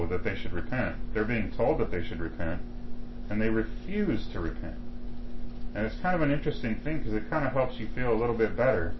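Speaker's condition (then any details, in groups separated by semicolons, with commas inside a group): No condition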